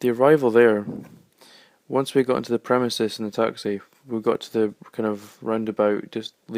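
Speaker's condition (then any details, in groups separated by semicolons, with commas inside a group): No condition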